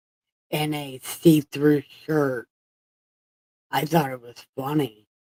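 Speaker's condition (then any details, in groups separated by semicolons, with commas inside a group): Brain injury; about 10 years after injury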